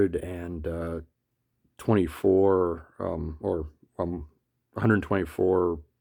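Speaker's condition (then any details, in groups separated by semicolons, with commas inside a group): No condition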